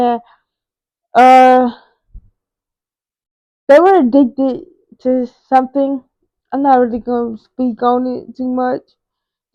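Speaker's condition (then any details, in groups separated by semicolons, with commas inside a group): Cerebral palsy; wheelchair user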